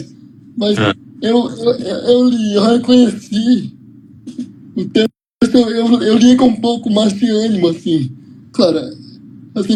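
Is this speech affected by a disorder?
Yes: cerebral palsy; uses wheelchair.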